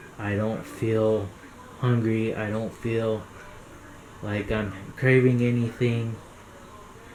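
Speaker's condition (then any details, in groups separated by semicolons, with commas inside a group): Cerebral palsy; caused by stroke hours after birth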